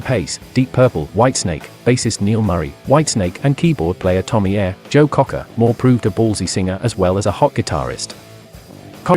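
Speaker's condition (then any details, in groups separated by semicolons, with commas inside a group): No condition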